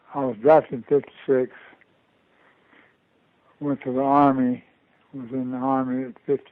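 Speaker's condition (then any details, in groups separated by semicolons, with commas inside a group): Parkinson's disease; diagnosed about two years ago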